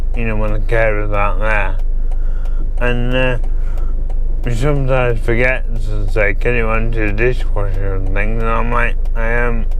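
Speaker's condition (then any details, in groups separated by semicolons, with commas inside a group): MND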